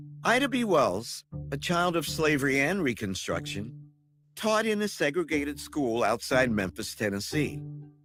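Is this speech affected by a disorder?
No.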